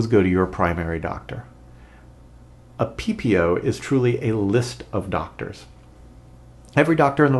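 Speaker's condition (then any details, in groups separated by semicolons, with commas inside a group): No condition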